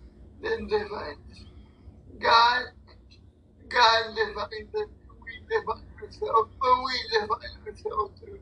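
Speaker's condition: Cerebral palsy; physically challenged

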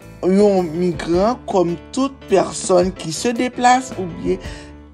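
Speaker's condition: No condition

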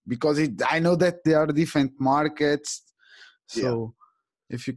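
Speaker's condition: No condition

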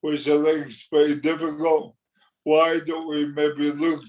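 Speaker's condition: Motor neurone disease; progressive

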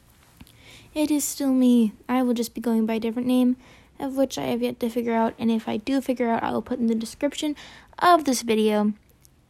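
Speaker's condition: No condition

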